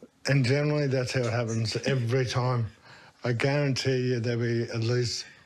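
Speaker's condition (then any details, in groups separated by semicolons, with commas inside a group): Motor neurone disease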